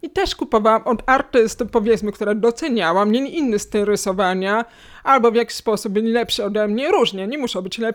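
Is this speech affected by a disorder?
Yes: hearing loss, cochlear implant, acquired; lost hearing in adolescence, cochlear implant at age 16, electrodes behind ear, external part, Apple-linked latest model; cannot localize sound direction, must keep refreshing language, iPhone streams directly to implant; two years of rehabilitation to decode words, relearned listening to English, once unable to converse in English.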